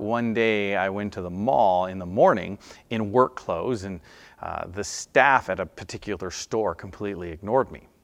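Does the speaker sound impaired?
No.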